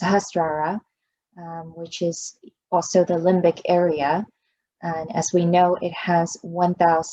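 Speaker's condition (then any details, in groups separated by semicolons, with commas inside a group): No condition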